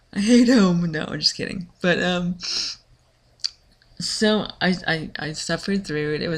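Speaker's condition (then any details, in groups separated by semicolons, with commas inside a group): Cerebral palsy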